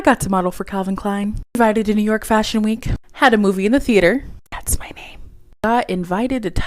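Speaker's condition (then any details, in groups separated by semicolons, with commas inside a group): No condition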